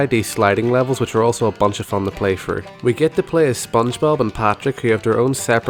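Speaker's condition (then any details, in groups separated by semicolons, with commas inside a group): No condition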